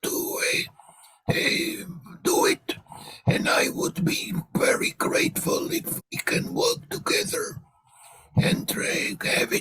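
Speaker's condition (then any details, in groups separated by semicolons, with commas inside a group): Laryngectomy; laryngectomy after recurrent laryngeal cancer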